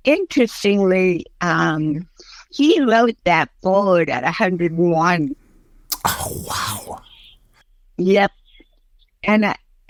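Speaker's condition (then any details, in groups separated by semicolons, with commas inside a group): Cerebral palsy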